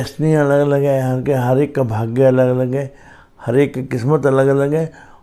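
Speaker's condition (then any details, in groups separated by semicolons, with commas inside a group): Cerebral palsy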